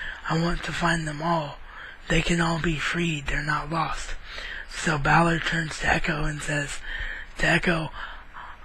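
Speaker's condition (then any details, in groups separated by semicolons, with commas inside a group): Cerebral palsy; wheelchair bound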